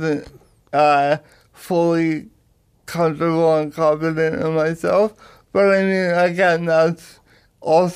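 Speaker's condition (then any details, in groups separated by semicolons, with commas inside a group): Cerebral palsy; power wheelchair user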